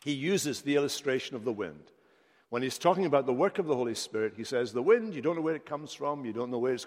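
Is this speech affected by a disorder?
No.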